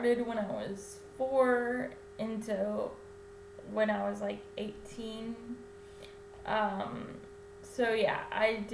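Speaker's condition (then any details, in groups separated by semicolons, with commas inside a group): Cerebral palsy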